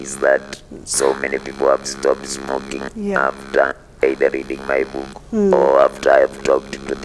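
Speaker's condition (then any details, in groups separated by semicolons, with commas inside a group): Laryngectomy for throat cancer; voice box cancer, total laryngectomy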